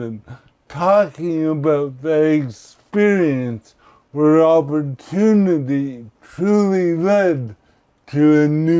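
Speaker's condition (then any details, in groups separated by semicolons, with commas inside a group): Cerebral palsy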